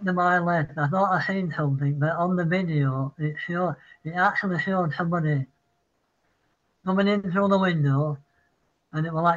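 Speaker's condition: Parkinson's; apologizes mid-sentence

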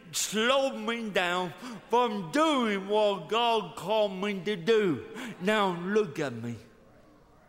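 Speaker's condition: Cerebral palsy; severe limitations

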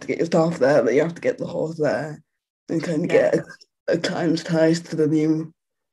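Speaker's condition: Quadriplegic cerebral palsy; present from birth, muscles move uncontrollably; physiotherapy, riding at local RDA recommended by physiotherapist, riding gives temporary relief

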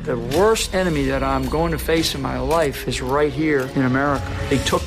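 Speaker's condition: No condition

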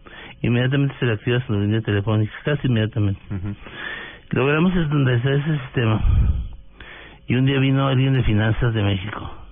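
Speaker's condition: Parkinson's disease; neurologist care, walking, running and tennis exercise, felt stronger after two weeks

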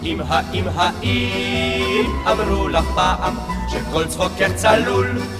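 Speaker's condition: No condition

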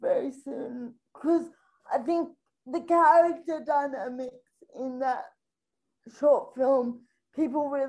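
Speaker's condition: Spastic quadriplegic cerebral palsy

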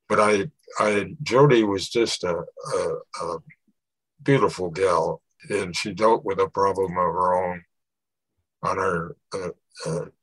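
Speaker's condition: Stroke; speech inhibited by stroke, may sound different

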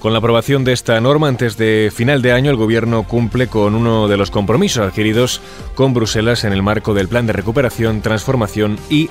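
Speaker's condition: No condition

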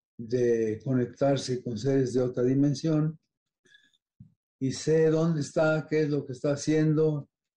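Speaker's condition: Parkinson's disease; body rigidity

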